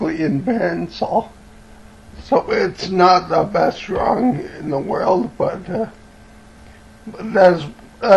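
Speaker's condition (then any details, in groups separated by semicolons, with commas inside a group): Cerebellar ataxia from brain tumour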